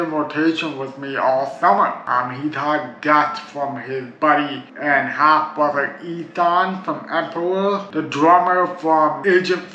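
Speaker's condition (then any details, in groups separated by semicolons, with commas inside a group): Cerebral palsy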